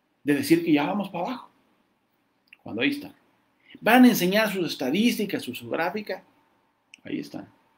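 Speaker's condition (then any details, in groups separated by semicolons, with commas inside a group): No condition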